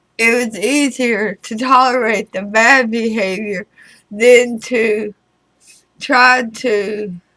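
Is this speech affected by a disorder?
Yes: throat cancer radiation damage.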